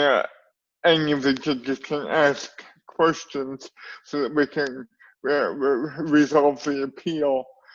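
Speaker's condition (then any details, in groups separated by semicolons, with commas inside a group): Cerebral palsy; cannot speak quickly and be understood, speaks slowly, deliberately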